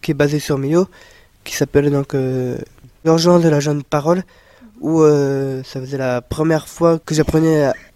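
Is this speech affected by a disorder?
Yes: Down syndrome; Down syndrome (trisomy).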